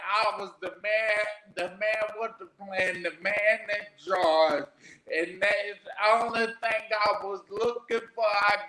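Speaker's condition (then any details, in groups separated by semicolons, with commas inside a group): Aphasia after stroke; about 13 years since stroke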